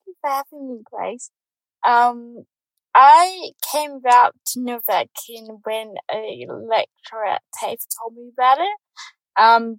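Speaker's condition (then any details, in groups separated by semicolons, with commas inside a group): Cerebral palsy; congenital cerebral palsy, born in New Zealand, moved to Australia on doctors' advice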